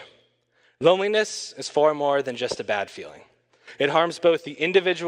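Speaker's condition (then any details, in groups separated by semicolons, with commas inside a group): No condition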